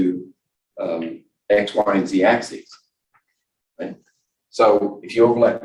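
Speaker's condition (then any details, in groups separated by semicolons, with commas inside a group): No condition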